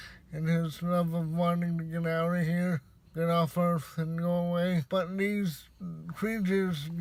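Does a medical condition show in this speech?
Yes: cerebral palsy, severe; spastic type.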